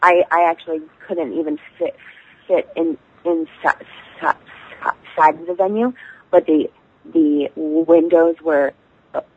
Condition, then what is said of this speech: Stuttering. And I actually think I'm more of an effective communicator than I was when I was trying to hide my stuttering.